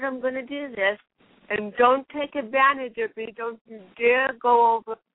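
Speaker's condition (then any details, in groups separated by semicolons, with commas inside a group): Cerebral palsy; since birth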